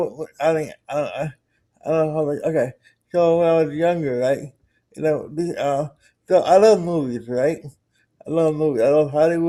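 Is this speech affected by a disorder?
Yes: cerebral palsy; present from birth, muscles do not work properly; lifelong condition.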